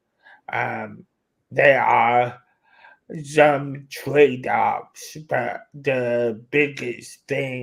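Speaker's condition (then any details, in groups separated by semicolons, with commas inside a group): Cerebral palsy; affects speech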